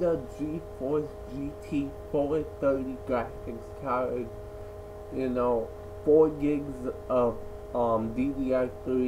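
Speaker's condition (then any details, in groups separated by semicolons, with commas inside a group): Cerebral palsy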